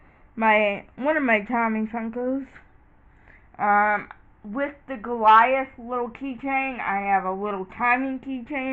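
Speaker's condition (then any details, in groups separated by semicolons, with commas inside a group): Cerebral palsy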